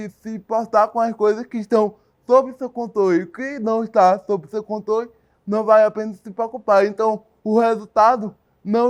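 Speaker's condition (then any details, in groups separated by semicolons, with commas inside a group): Cerebral palsy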